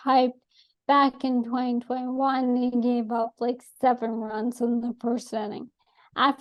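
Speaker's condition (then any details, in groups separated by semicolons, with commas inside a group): ALS; atypical case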